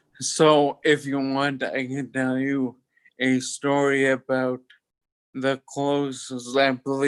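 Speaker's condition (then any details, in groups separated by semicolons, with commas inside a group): Toxic leukoencephalopathy, locked-in syndrome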